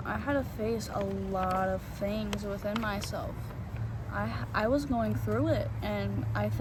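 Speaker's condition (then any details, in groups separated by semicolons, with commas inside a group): No condition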